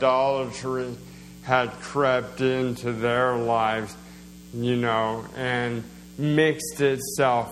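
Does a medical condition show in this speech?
Yes: slowed speech, swallowing problems; seeing speech therapist.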